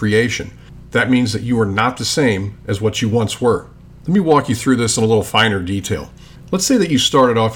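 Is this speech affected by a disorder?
No.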